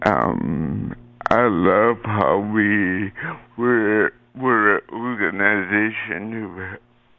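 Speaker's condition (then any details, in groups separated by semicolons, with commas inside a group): Cerebral palsy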